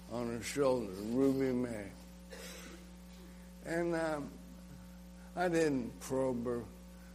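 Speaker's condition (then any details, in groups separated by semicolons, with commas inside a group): ALS; slow speech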